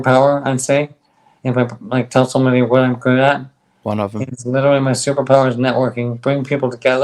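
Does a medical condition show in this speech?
Yes: ALS; on drug, stronger bite, speaks better.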